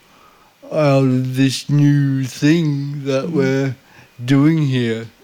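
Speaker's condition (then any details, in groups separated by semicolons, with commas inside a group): Cerebral palsy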